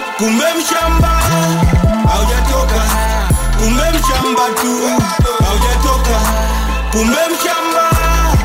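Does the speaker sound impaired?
No.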